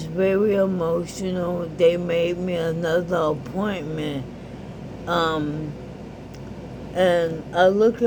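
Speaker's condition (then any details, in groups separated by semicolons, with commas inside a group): ALS; recently diagnosed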